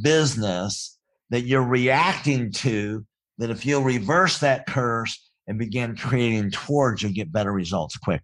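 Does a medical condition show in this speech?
Yes: cleft palate; congenital cleft palate.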